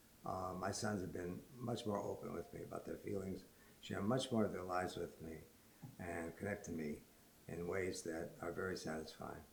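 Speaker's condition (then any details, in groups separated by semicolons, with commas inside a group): ALS; about a year since diagnosis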